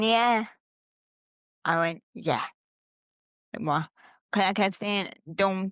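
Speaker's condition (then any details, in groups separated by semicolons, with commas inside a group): Cerebral palsy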